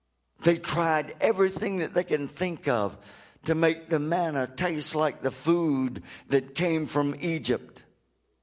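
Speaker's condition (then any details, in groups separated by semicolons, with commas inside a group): No condition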